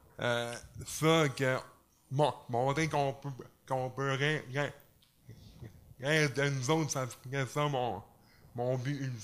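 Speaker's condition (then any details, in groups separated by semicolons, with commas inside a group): Cerebral palsy; cerebral palsy mainly affecting nervous system, uses crutches, past operation with lost lower-body feeling afterward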